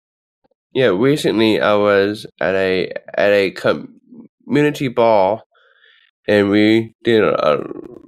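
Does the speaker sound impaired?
Yes: Down syndrome; from birth.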